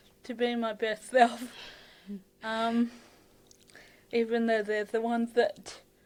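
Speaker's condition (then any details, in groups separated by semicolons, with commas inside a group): Cerebral palsy (athetoid)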